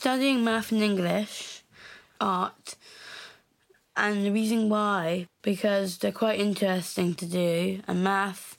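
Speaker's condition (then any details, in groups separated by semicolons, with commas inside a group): Down syndrome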